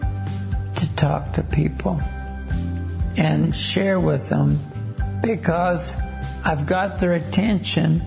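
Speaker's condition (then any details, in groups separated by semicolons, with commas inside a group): ALS; wheelchair user; diagnosed 5 years ago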